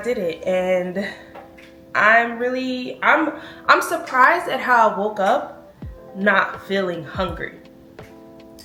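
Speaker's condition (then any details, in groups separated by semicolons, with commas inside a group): No condition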